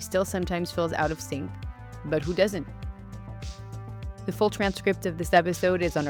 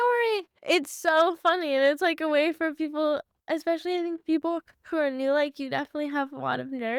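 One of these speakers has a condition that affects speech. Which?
The second: cerebral palsy; from birth, mostly waist down, uses walker; diagnosed about age one, age seventeen.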